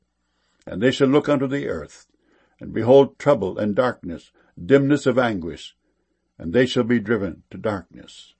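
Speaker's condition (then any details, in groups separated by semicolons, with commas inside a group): No condition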